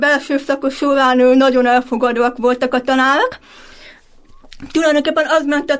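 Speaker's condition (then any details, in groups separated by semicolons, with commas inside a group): Deafblindness (hearing impairment)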